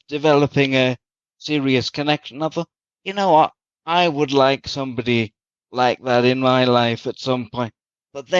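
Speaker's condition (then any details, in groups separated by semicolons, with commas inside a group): Cerebral palsy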